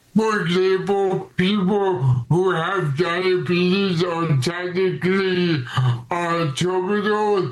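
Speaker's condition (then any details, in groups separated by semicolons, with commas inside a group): Cerebral palsy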